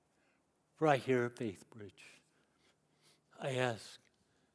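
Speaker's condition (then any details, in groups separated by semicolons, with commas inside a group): Cerebral palsy; lifelong disability since youth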